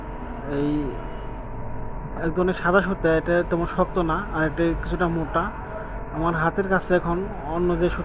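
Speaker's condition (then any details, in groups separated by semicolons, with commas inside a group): No condition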